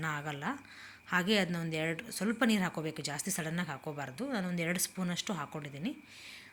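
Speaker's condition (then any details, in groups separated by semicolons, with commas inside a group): No condition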